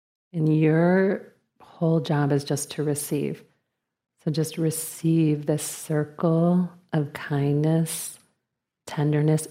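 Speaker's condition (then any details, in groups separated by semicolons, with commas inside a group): No condition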